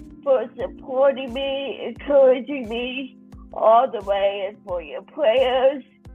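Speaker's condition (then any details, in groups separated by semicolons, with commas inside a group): Cerebral palsy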